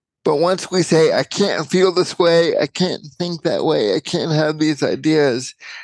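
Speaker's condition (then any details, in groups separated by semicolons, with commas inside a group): Cerebral palsy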